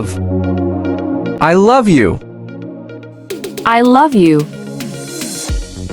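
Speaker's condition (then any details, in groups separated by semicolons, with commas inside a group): No condition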